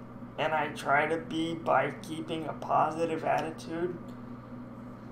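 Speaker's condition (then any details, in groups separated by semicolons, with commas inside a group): Cerebral palsy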